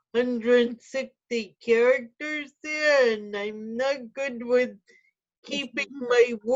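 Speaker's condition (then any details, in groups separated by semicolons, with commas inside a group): Cerebral palsy; spastic quadriplegic form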